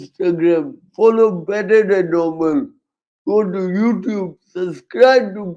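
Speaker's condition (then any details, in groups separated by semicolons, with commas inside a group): Cerebral palsy, severe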